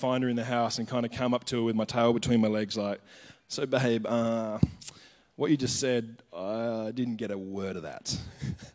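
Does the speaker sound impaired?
No.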